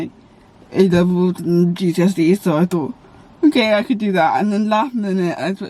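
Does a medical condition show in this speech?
Yes: cerebral palsy.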